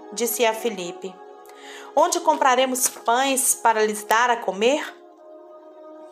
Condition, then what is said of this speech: None; typical speech.